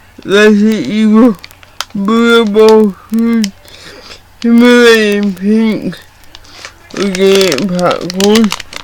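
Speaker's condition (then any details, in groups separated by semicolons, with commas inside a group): Cerebral palsy; slurred speech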